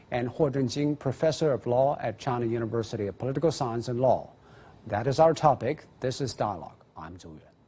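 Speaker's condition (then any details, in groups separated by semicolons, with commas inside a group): No condition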